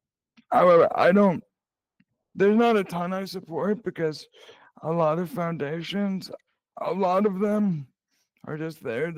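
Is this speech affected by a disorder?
Yes: cerebral palsy; present from birth.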